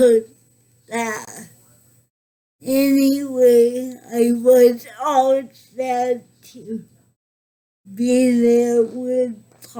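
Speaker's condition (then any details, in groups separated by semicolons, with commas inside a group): Cerebral palsy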